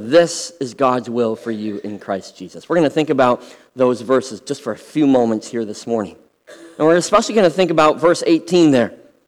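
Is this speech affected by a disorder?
Yes: cleft lip and palate; congenital.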